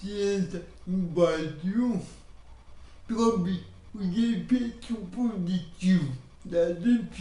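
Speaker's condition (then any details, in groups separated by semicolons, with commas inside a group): Cerebral palsy; birth oxygen deprivation, motor coordination and speech problems; intensive treatments in childhood; diction problem since birth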